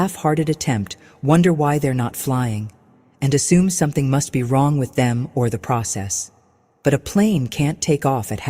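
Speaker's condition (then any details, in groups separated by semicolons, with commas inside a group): No condition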